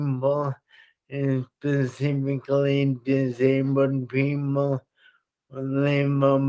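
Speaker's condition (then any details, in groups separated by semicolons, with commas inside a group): Traumatic brain injury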